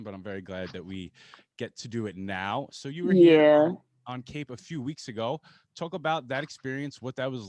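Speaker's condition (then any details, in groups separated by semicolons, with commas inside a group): No condition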